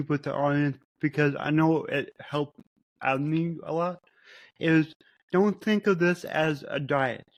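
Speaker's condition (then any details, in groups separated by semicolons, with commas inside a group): Cerebral palsy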